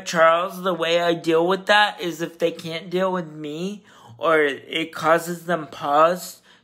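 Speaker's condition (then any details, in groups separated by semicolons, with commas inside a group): Cerebral palsy, spastic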